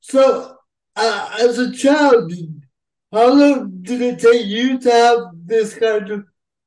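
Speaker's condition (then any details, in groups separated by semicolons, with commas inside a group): Cerebral palsy; cerebral palsy since childhood, uses a wheelchair, swimming advised in childhood to exercise all muscles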